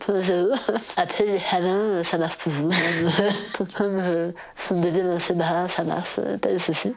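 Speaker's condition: Total glossectomy; eats everything perfectly again

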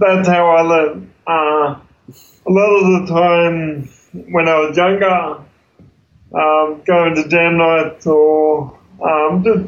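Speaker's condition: Cerebral palsy; congenital, wheelchair user

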